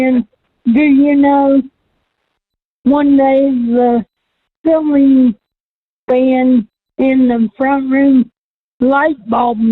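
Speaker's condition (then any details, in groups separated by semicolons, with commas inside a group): Cerebral palsy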